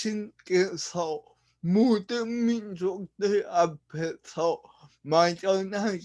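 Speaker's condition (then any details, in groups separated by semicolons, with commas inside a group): Brain lesion disability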